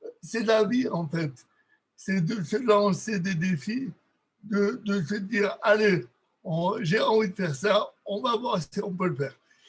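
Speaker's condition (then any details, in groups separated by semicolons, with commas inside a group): Cerebral palsy; from birth, lack of oxygen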